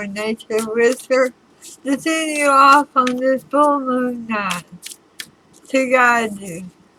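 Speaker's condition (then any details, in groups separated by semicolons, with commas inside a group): Throat cancer radiation damage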